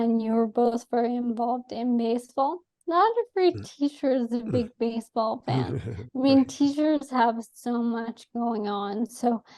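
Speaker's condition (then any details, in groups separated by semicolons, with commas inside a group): ALS; atypical case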